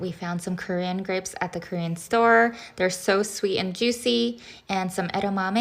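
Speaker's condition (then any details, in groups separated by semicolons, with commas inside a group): No condition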